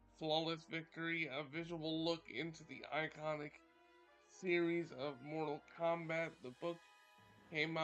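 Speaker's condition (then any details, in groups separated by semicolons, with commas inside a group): Cerebral palsy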